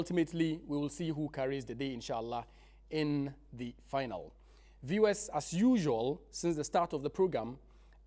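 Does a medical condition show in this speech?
No.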